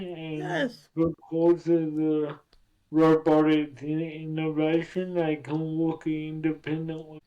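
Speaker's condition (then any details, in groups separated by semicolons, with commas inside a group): Cerebral palsy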